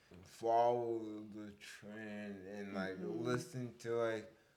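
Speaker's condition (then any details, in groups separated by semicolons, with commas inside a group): Cerebral palsy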